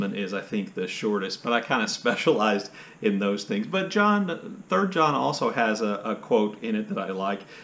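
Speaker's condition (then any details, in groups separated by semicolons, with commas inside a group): No condition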